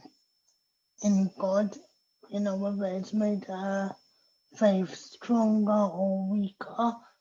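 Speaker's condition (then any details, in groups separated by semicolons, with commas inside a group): Cerebral palsy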